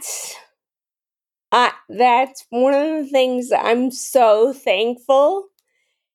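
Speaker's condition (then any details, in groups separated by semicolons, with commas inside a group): Friedreich's ataxia; ambulatory until about 21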